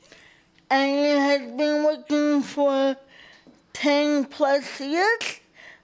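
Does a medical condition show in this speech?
Yes: cerebral palsy; diagnosed at 9 months after unable to sit properly, likened to stroke before birth, uses wheelchair.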